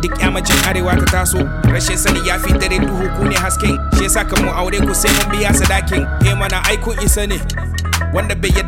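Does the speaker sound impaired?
No.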